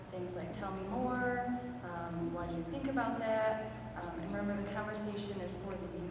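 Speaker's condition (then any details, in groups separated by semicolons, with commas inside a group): No condition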